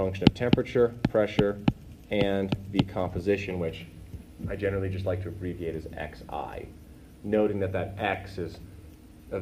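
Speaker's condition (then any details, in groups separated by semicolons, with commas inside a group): No condition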